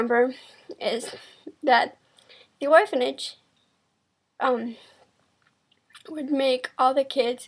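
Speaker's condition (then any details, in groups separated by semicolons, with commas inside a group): Cerebral palsy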